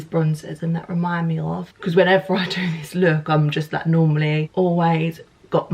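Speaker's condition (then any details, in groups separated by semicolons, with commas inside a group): No condition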